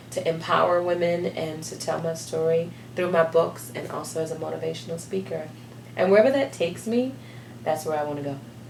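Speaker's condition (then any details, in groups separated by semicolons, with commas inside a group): No condition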